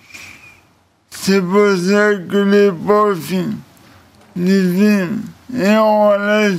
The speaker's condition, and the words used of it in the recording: ALS (motor neuron disease). Les muscles s'atrophient, la parole se déforme, les poumons ne fonctionnent plus.